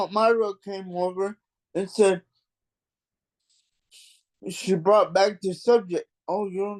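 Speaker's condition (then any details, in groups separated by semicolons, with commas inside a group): Cerebral palsy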